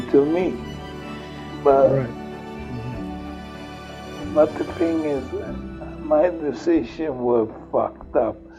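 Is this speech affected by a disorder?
Yes: multiple sclerosis; progressive form.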